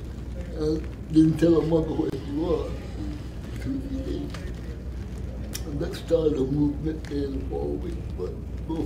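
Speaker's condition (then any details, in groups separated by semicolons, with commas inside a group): Cerebral palsy; from birth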